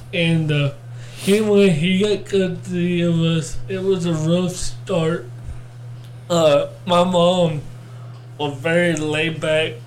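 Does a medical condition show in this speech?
Yes: cerebral palsy; born not breathing.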